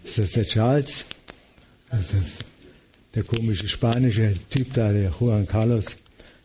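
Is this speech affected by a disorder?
Yes: Parkinson's disease; diagnosed at age 57, began with resting hand tremor, confirmed by brain imaging; host asks for his voice to be made louder.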